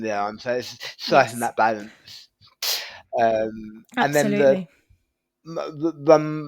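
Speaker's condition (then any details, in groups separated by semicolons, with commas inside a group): Tongue cancer surgery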